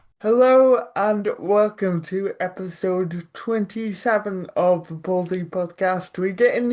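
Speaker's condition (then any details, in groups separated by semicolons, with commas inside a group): Cerebral palsy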